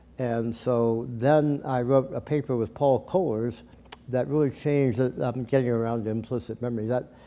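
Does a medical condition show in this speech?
Yes: tongue cancer surgery; tongue cancer, surgery and radiation; couple years speech therapy; speech slightly off, permanently changed.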